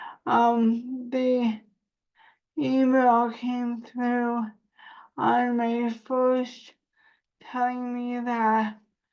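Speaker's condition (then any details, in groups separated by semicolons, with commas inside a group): Cerebral palsy; spasticity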